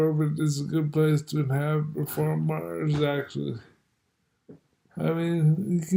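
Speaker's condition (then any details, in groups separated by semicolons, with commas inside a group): Multiple sclerosis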